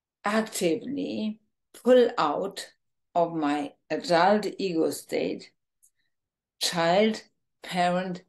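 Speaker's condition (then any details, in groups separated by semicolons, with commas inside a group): ALS, bulbar form, bulbar onset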